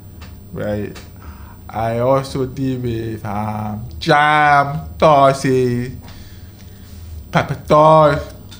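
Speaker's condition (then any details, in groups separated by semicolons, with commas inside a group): Deafness, deaf in one ear from birth, other ear from age 18; born deaf in one ear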